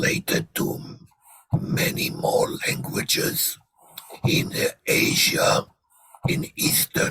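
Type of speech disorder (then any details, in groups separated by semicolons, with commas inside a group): Speech with a voice prosthesis; laryngectomy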